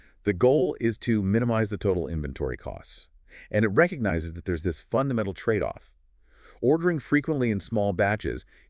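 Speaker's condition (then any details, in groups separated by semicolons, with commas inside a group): No condition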